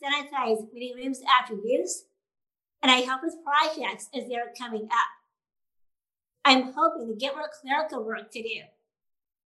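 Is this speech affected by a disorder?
Yes: Down syndrome.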